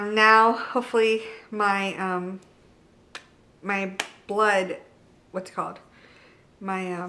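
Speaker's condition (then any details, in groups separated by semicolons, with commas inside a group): No condition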